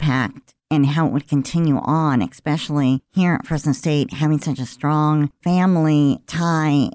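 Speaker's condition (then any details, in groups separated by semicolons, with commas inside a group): Cleft lip and palate; congenital, present since birth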